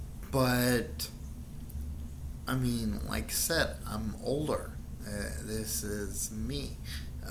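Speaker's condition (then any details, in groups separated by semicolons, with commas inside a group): Friedreich's ataxia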